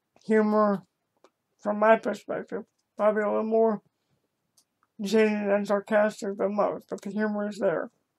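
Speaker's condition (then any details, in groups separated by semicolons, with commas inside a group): Cerebral palsy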